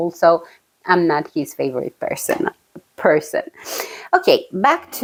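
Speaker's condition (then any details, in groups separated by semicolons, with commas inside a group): No condition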